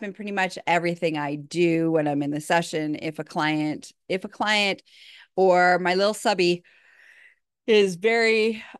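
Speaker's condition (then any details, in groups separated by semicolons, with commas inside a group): No condition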